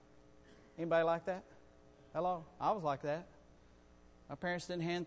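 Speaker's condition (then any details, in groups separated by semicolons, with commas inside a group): No condition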